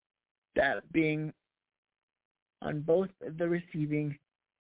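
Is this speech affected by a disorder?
Yes: cerebral palsy; past challenges speaking up.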